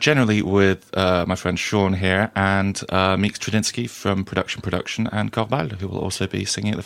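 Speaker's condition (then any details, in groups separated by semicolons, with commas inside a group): No condition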